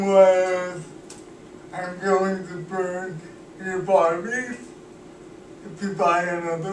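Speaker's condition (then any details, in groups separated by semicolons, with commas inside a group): Cerebral palsy; cannot walk, uses wheelchair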